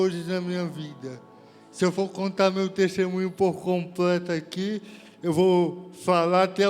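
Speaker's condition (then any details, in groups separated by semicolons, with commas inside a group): Cerebral palsy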